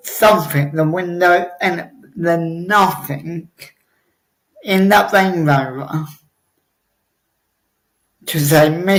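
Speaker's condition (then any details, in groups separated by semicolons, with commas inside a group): Cerebral palsy; wheelchair user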